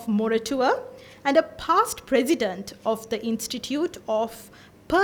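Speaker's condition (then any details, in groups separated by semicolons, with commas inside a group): No condition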